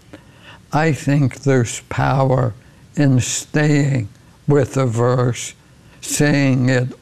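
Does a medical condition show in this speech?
Yes: ALS; progressive neurodegenerative disease causing loss of muscle control, initial prognosis 2 to 5 years.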